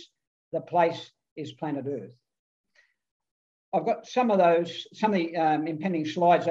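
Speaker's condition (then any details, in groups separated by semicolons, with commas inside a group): No condition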